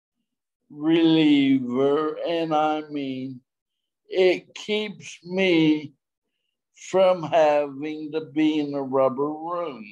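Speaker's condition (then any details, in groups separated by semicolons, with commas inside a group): Traumatic brain injury; almost 40 years since injury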